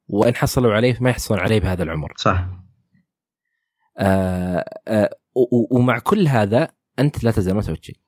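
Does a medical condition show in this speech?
No.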